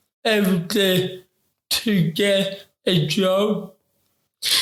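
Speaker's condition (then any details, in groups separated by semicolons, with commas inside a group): Ataxic cerebral palsy; affects talking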